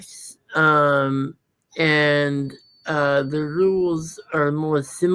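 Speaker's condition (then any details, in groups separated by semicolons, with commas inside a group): Muscular dystrophy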